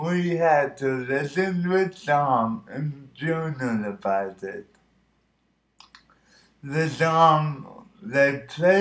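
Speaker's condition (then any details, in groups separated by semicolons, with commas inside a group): Cerebral palsy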